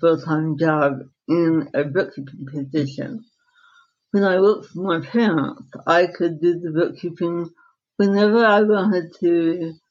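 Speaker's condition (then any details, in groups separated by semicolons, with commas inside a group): Dystonia, secondary to encephalitis; progressive, losing muscle control, severe hearing loss, hearing aids, lip reading, types with mouth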